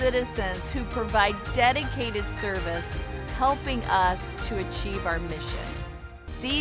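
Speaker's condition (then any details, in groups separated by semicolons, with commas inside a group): No condition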